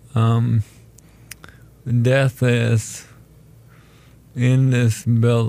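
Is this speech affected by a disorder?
Yes: ALS; diagnosed almost 4 years ago.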